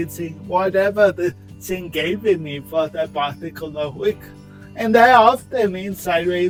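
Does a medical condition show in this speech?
Yes: cerebral palsy.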